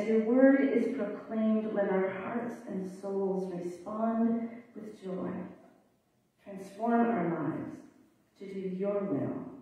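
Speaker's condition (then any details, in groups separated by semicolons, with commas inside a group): No condition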